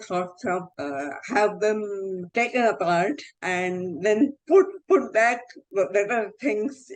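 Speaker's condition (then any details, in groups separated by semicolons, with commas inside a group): Cerebral palsy, mild; mild speech issue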